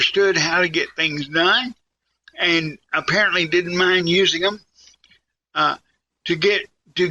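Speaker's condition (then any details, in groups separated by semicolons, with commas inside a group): Cerebral palsy; can still talk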